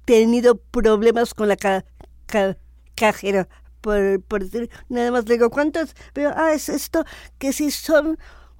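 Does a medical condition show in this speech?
Yes: Down syndrome; adult woman.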